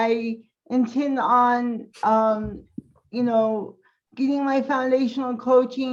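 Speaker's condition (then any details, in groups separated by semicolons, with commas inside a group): Cerebral palsy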